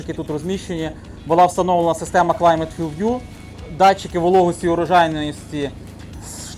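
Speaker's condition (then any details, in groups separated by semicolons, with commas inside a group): No condition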